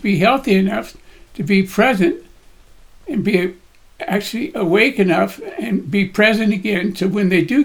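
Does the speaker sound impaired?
Yes: Parkinson's disease; Parkinson's disease at age 76 to 77, body tremor, shaking stops when holding heavy weights; Parkinson's getting in the way a little, daily cardio and gym workouts; voice shakes.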